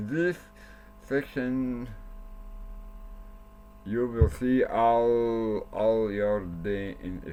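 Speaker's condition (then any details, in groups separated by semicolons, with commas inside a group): Cerebral palsy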